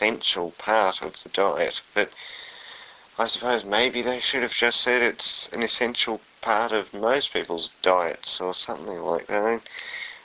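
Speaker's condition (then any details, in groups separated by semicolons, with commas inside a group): No condition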